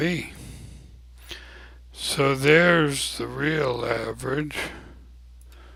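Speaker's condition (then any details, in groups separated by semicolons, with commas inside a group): ALS; abnormally slow voice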